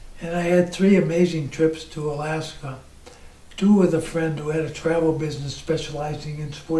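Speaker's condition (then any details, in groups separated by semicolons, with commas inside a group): ALS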